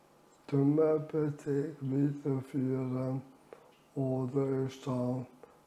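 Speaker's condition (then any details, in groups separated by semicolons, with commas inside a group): ALS; reduced air makes talking effortful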